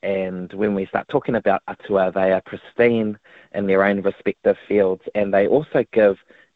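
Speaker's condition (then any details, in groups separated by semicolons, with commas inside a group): No condition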